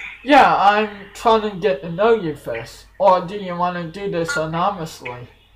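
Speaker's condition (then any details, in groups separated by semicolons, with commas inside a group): Cerebral palsy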